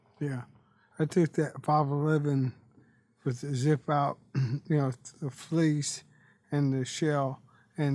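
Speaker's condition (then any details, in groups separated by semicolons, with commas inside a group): ALS; bulbar-upper onset, tongue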